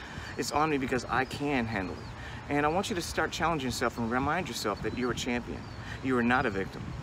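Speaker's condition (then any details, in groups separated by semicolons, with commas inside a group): No condition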